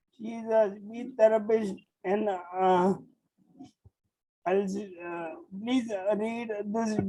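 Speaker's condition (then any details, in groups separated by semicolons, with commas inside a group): Motor neurone disease; voice strong and loud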